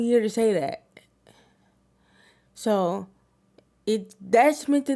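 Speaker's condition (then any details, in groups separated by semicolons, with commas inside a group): Cerebral palsy; wheelchair user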